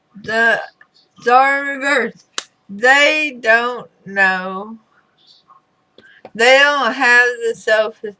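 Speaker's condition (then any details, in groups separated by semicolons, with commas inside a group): Throat cancer radiation damage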